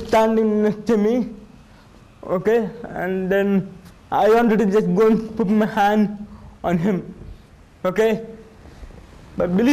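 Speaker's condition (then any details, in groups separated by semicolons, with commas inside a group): Cerebral palsy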